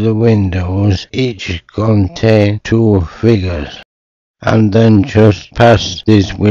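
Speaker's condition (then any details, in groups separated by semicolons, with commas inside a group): Motor neuron disease; mainly affects speech, slurred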